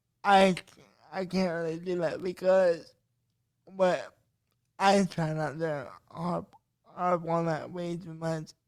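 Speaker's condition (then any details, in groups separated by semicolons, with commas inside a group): Cerebral palsy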